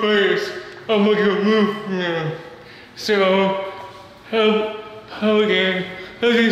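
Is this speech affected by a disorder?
Yes: cerebral palsy; speech disability.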